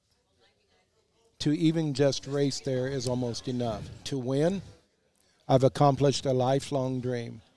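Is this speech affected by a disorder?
No.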